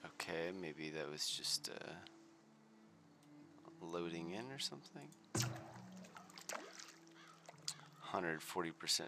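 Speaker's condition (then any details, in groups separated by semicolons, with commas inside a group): No condition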